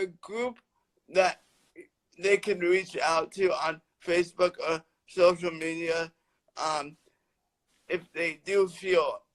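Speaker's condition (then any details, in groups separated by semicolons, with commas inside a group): Cerebral palsy; lifelong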